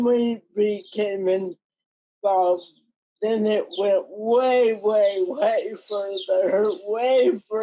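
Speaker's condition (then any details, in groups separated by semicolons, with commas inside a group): Cerebral palsy; mild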